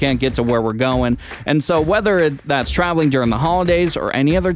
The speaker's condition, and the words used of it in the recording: None; typical speech.